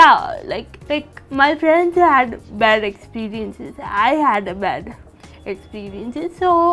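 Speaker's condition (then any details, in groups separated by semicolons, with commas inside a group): Cerebral palsy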